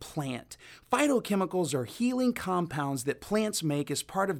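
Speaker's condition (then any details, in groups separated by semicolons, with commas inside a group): No condition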